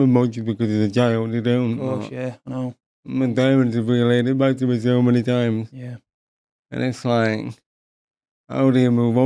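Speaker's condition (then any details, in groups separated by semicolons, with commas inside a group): Paralysis after childhood accident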